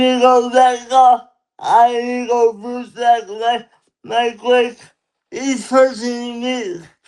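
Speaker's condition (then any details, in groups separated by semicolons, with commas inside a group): Cerebral palsy; lifelong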